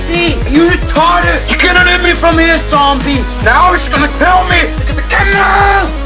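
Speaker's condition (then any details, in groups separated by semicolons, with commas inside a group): No condition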